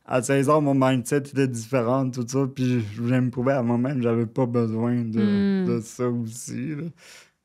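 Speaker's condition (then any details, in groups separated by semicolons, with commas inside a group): Cerebral palsy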